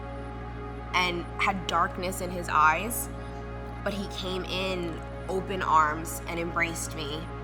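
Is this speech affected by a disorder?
No.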